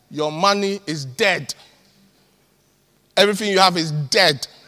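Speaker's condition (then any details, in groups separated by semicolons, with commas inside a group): No condition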